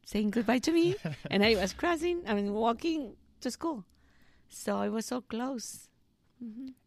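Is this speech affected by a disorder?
No.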